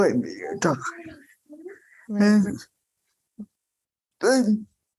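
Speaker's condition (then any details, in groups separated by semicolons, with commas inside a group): Cerebral palsy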